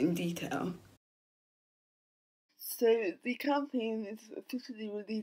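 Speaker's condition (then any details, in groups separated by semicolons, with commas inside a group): Cerebral palsy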